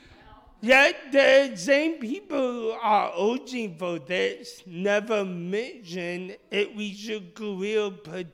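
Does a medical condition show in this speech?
Yes: speech impediment; initially misdiagnosed.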